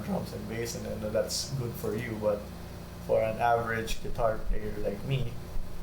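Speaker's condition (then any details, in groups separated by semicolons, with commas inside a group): No condition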